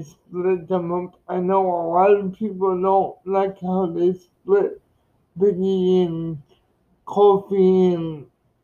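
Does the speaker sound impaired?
Yes: cerebral palsy; speech described as not normal due to cerebral palsy.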